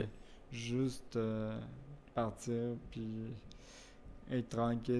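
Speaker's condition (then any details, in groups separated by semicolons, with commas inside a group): Cerebral palsy; wheelchair use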